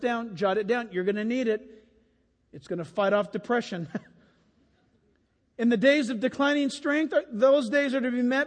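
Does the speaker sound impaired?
No.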